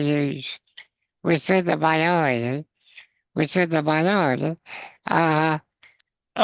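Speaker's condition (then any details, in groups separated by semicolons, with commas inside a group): Spinal muscular atrophy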